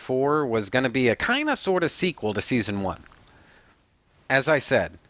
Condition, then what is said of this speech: None; typical speech.